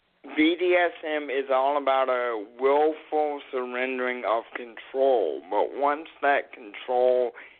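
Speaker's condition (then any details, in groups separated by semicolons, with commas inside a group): Cerebral palsy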